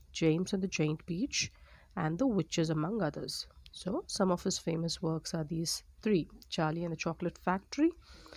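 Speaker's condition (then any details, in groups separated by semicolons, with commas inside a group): No condition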